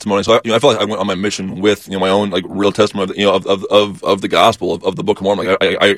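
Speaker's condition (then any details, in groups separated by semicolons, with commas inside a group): Stutter; stutter first noticed in high school; repeated sounds, repeated words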